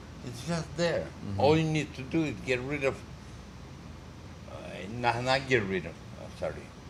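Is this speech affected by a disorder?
Yes: multiple sclerosis; diagnosed at age 17.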